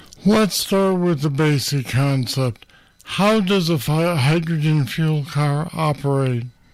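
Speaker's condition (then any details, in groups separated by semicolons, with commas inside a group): Parkinson's disease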